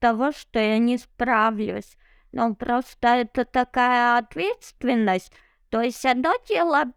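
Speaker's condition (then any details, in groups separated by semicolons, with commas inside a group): Cerebral palsy; no wheelchair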